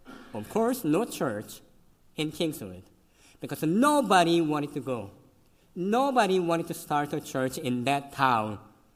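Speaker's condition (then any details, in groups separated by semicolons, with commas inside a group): Cleft lip and palate, severe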